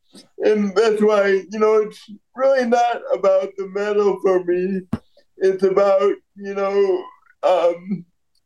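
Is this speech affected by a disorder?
Yes: cerebral palsy; congenital, born prematurely at 29 weeks, diagnosed within weeks, brain-muscle disconnect, worse lower in body, walks with walker.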